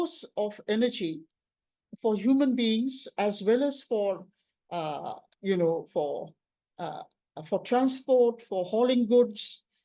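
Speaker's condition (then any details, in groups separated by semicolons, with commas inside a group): No condition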